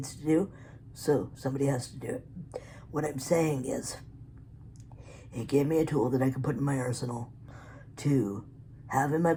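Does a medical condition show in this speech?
Yes: cerebral palsy; articulate.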